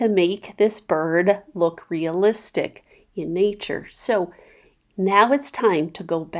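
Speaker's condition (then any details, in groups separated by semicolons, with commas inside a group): No condition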